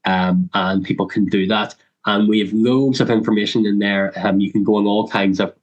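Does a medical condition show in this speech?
Yes: cleft lip and palate; much speech therapy in childhood, dreaded reading aloud and public speaking as child.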